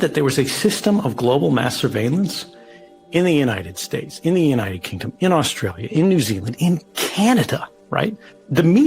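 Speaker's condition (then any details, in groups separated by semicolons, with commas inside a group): No condition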